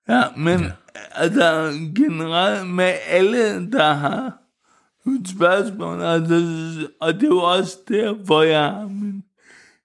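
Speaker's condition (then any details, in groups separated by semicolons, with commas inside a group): Cerebral palsy; first recorded as mentally retarded before cerebral palsy diagnosis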